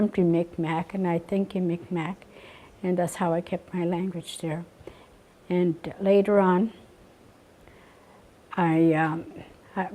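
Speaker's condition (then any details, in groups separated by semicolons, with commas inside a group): No condition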